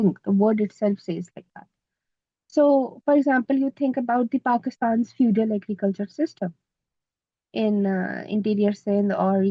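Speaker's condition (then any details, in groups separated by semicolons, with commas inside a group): No condition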